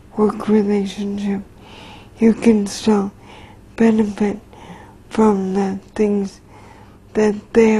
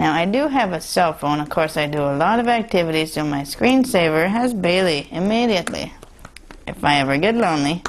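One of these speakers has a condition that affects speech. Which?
The first: traumatic brain injury; once expected to only learn minimal muttering.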